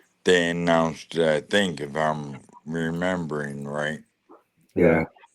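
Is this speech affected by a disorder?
Yes: lou Gehrig's disease (ALS).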